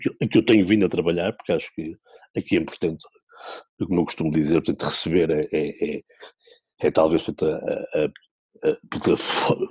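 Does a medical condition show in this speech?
Yes: stuttering; lifelong stutter since childhood, speech therapy about 30 years ago, techniques still used when needed; stuttering more while discussing stuttering; worse discussing it, with people waiting, time pressure, varies daily, certain words, syllables, word substitution, poor diction; here repeated sounds.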